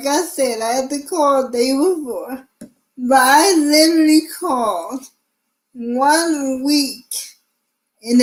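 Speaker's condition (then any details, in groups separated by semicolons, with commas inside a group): Cerebral palsy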